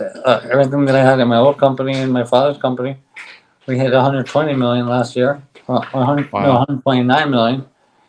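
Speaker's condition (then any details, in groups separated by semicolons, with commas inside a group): ALS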